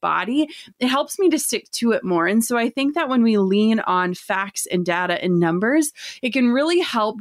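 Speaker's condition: No condition

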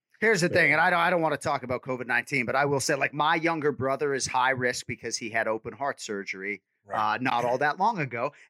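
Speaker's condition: No condition

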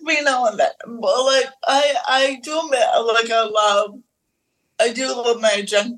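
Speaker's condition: Cerebral palsy; physical disability

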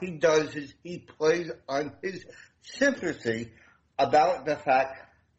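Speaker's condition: Damaged voice box; limits meeting people

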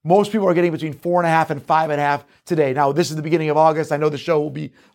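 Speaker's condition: No condition

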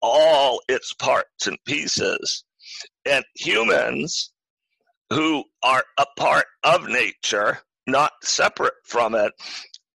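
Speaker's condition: Spasmodic dysphonia; could not use voice at first

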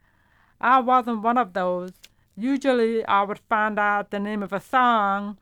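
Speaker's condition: Profound deafness; hears vowels but not consonants

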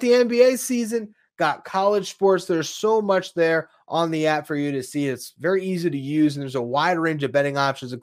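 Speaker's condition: No condition

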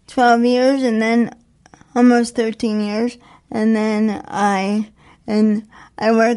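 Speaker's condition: Spastic quadriplegic cerebral palsy, severe; tightness audible in voice, attributed to excitement, able to talk unlike many with severe CP

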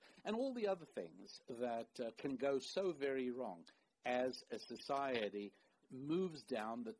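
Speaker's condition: No condition

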